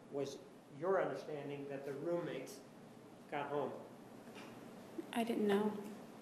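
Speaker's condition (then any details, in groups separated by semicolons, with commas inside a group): No condition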